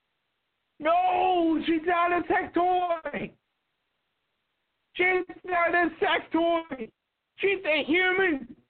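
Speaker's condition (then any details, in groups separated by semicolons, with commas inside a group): Cerebral palsy; visible to casting agents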